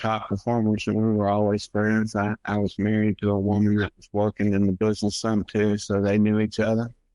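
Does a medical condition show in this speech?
Yes: multiple sclerosis.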